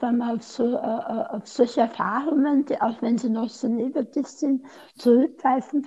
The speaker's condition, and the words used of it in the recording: Tongue cancer surgery. Also bitte unbedingt darauf aufmerksam machen, wann das zu schnell oder zu undeutlich ist.